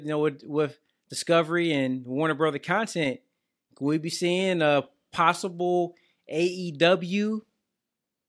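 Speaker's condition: No condition

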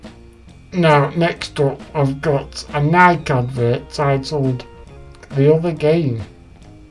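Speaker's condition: Duchenne muscular dystrophy; about 23 years ago

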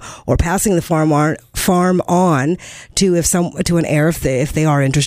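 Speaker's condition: No condition

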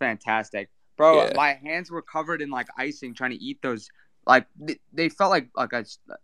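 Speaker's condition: No condition

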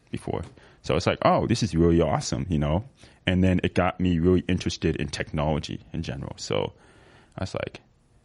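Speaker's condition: Severe to profound hearing loss; congenital sensorineural, severe to profound right, moderate to severe left, diagnosed at 2.5 years; lost many language skills from late diagnosis

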